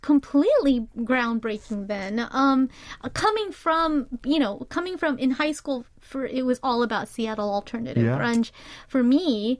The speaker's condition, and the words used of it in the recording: None; typical speech.